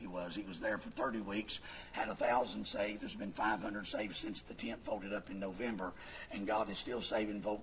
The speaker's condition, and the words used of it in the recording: Vocal cord paralysis. And he said, they don't work as good as the other, but they allow you to speak.